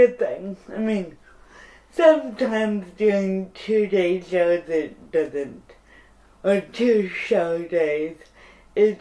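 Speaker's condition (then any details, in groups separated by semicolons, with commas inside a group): Cerebral palsy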